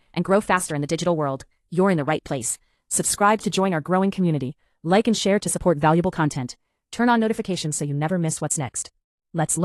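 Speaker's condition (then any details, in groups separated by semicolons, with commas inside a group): No condition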